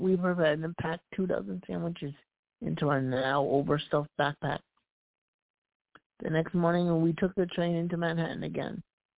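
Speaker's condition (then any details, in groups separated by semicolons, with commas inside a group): Cerebral palsy; voice improved over last year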